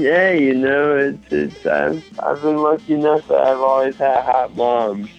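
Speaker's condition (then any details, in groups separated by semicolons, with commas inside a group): Mild cerebral palsy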